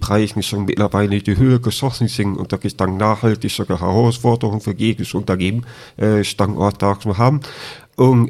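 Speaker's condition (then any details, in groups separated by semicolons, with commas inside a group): Deafness with cochlear implant, congenital deafness; hardly spoke before implant, 3-4 years relearning speech and hearing, raised orally, no sign language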